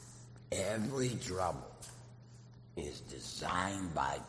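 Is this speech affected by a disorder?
Yes: laryngectomy; total laryngectomy after cancer recurrence, voice prosthesis.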